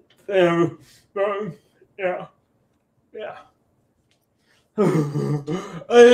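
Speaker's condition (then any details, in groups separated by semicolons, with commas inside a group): Cerebral palsy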